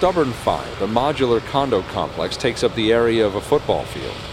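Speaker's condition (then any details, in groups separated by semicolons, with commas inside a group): No condition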